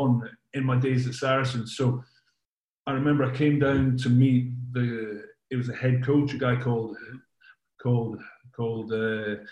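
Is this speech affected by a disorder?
Yes: stammer; lifelong stammer, aware from around age 9 to 11, Maguire program 4-day intensive course around 2009-2010; still has stammer, controlled with Maguire program techniques, costal diaphragm breathing, assertive self-acceptance; formerly stuck on words, blinking, face twitching under pressure, now senses blocks, uses fake stammers; here repeated words, prolonged sounds.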